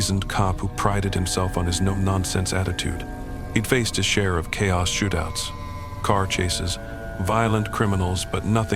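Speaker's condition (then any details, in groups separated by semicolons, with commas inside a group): No condition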